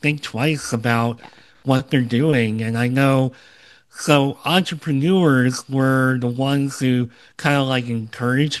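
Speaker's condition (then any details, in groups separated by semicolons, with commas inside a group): Cleft lip and palate, Opitz G/BBB syndrome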